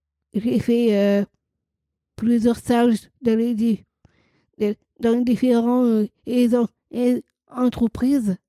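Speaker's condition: Down syndrome, trisomy 21

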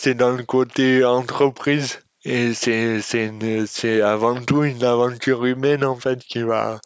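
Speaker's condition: Dystonia; congenital, from lack of brain oxygen at birth, diagnosed soon after, left forearm most affected; age 23, later worsening with new left arm pain, fluctuating pain, worse when tired; eloquence disorder caused by dystonia, alongside muscular disorder

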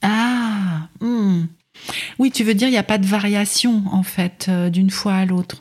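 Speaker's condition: No condition

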